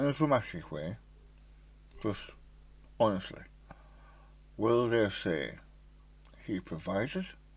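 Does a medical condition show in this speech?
Yes: stage 4 tongue cancer, hemiglossectomy.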